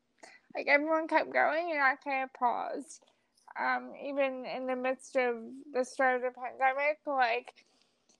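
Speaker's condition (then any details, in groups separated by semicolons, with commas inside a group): Cerebral palsy; wheelchair user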